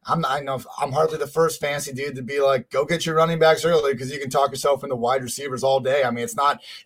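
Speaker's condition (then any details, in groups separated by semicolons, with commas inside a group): No condition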